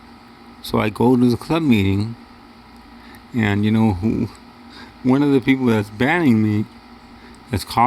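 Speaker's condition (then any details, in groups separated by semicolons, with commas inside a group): Cerebral palsy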